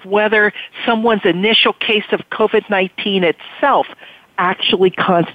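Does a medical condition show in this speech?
No.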